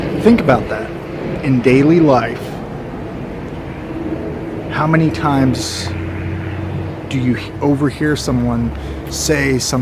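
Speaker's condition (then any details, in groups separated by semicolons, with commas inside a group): No condition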